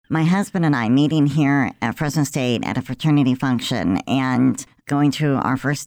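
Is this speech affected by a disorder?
Yes: cleft lip and palate; congenital, present since birth.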